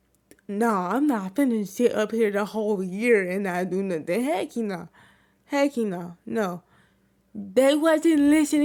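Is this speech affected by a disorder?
Yes: cerebral palsy; wheelchair user.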